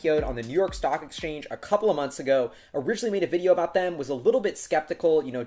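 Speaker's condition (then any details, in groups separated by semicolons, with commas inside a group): No condition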